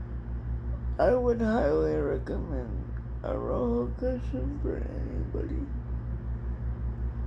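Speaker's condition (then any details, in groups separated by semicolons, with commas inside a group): Cerebral palsy; speech somewhat affected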